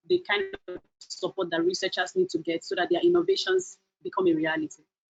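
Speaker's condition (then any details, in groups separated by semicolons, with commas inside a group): No condition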